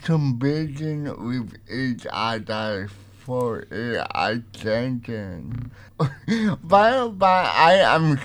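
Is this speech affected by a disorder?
Yes: cerebral palsy; partly voiced, partly typed audio on light writer communication device.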